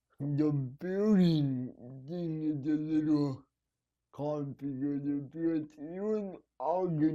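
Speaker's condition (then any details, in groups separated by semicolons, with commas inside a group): Cerebral palsy; needs help at night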